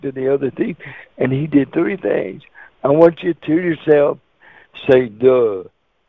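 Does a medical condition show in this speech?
Yes: cerebral palsy; wheelchair user.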